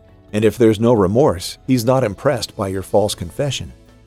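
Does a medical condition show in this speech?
No.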